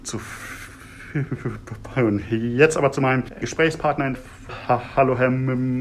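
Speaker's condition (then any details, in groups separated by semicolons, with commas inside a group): Stuttering, severe; fairly strong symptoms; stuttering not heard in first 20 seconds, then a block; repeated sounds, prolonged sounds, blocks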